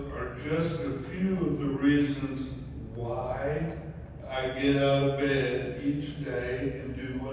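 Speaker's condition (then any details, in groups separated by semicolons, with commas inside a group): ALS; mainly right side and both legs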